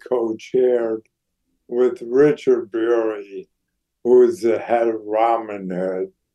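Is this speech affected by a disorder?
Yes: ALS; voice somewhat compromised by disease, audibly affected.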